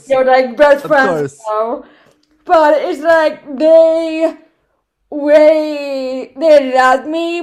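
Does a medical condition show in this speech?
Yes: cerebral palsy, right side; speech disability, predicted never to talk, first word around one year, speech therapy since age one.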